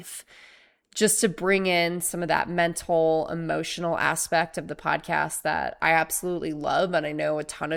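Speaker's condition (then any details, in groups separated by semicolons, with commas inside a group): No condition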